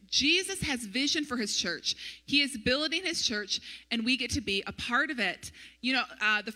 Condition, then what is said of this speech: None; typical speech.